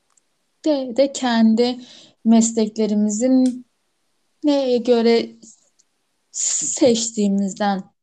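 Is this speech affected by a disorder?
Yes: stuttering; stuttering since before choosing a career; stutters a lot at present; frequent sound and part-word repetitions, repeated initial syllables, filler sounds; here repeated sounds.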